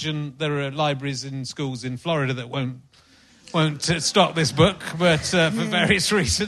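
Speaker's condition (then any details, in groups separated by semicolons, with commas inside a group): No condition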